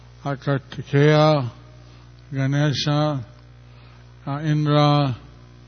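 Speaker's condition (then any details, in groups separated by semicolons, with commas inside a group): Stroke; a little over a year since stroke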